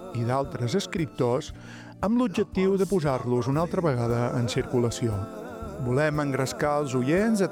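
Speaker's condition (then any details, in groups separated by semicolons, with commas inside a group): No condition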